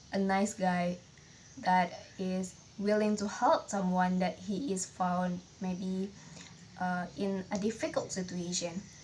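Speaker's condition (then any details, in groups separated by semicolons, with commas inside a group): No condition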